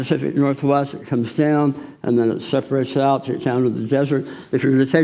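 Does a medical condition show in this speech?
Yes: tongue cancer surgery.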